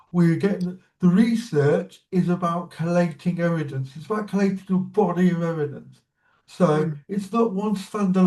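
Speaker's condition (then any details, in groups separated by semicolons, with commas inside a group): Cerebral palsy; swallowing changed recently, rebuilding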